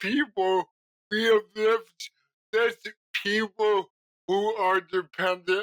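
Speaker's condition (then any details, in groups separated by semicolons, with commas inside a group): Cerebral palsy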